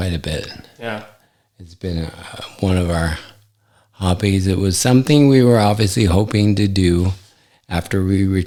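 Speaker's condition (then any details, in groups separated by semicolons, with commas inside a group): ALS; affects hand function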